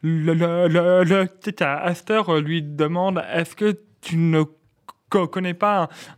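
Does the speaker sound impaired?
Yes: stuttering; stuttering since age 4, first misdiagnosed as Gilles de la Tourette, cause hypothesized as several traumas; here repeated sounds.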